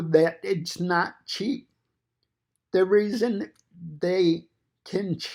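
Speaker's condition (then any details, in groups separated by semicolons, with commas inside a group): Cerebral palsy; fine motor impairment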